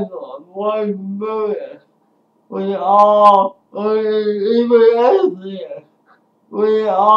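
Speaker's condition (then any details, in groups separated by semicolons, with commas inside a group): Speech impairment after birth surgery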